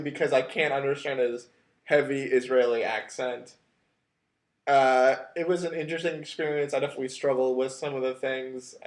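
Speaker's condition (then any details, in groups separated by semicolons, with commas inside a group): No condition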